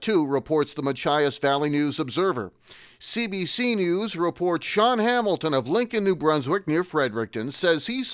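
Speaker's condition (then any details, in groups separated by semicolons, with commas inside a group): No condition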